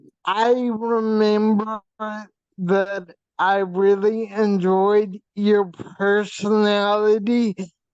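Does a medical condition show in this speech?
Yes: facial paralysis from hydrocephalus.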